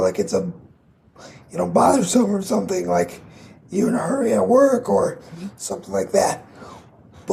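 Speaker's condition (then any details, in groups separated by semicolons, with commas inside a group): Cerebral palsy; voice audibly affected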